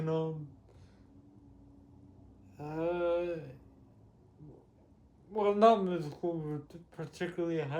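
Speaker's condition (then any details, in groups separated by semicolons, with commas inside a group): Cerebral palsy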